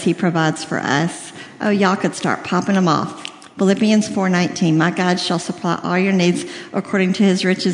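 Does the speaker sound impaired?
Yes: cleft lip and palate, severe.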